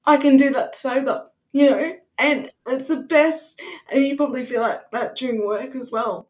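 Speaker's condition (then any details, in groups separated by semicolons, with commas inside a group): Cerebral palsy; sometimes taken for drunk on first sight on cam, speech affected on bad days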